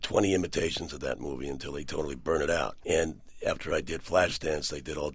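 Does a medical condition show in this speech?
Yes: partial laryngectomy for throat cancer; 80% larynx removed, Cleveland Clinic experimental surgery attached left neck muscles; years after surgery, voice improved, still noticeably altered, complimented as sexy; mute about two years after surgery, then sounded like Brando in the Godfather, long-term trach.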